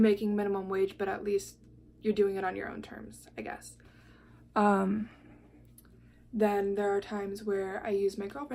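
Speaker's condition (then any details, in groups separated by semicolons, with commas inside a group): No condition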